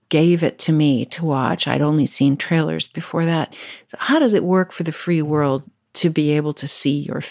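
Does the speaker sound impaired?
No.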